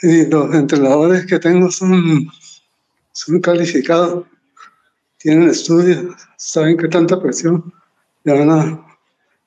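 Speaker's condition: Parkinson's disease; 23 years since onset

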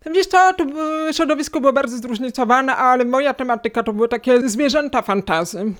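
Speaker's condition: Hearing loss, cochlear implant, acquired; lost hearing in adolescence

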